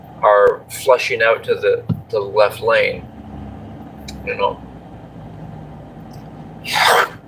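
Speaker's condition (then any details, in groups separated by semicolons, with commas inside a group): No condition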